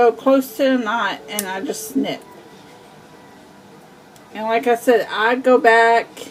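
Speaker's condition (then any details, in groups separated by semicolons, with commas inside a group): Cerebral palsy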